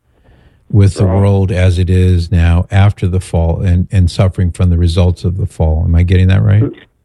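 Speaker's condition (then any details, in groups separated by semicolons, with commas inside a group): No condition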